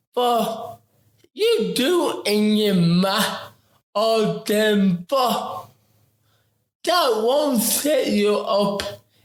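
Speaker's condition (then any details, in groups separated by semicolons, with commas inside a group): Ataxic cerebral palsy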